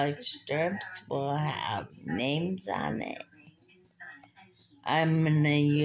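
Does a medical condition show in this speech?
Yes: muscular dystrophy.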